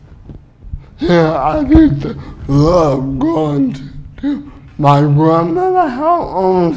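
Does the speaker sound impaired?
Yes: cerebral palsy; uses wheelchair.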